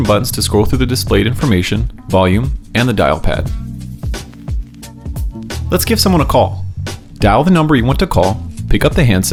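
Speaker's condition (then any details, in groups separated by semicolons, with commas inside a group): No condition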